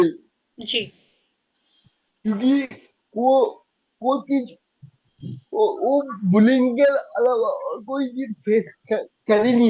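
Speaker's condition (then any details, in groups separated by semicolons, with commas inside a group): Cerebral palsy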